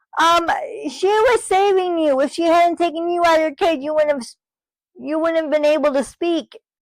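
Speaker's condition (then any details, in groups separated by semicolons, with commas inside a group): Cerebral palsy, spastic; from birth, muscle spasms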